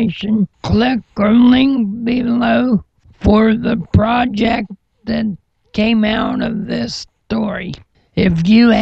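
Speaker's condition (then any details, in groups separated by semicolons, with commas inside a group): Cerebral palsy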